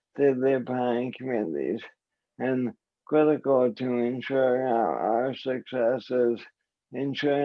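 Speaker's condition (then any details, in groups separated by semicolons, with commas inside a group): ALS; voice and hands affected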